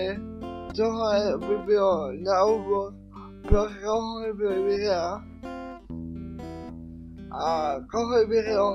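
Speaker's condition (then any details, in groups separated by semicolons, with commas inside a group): Cerebral palsy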